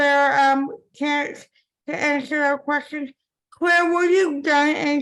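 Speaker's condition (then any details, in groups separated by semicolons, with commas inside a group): Cerebral palsy; from birth; impaired speech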